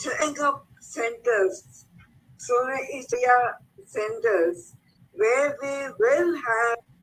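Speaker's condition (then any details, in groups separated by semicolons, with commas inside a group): Cerebral palsy; speech affected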